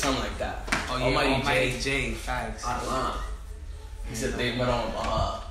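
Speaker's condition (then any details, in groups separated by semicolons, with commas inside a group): No condition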